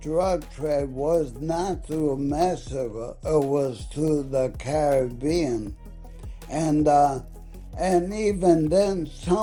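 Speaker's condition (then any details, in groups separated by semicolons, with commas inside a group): ALS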